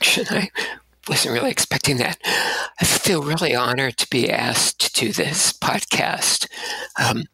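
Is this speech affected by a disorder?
Yes: abductor spasmodic dysphonia; breathy voice, staccato speaking style, shaky tremor when syllables lengthened, voice worse during university years.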